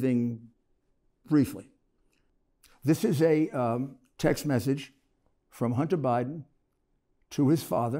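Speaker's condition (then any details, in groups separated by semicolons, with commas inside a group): No condition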